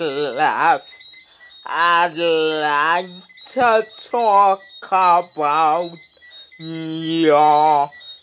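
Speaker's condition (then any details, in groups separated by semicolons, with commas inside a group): Speech impediment; no speech therapy yet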